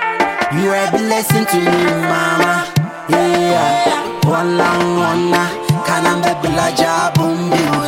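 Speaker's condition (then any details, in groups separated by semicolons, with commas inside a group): No condition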